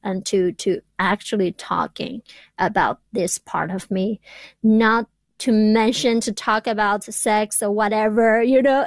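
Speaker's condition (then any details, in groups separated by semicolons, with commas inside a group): Stuttering; lifelong, formerly covert, in stuttering closet; sometimes unable to talk, noted by former husband; blocks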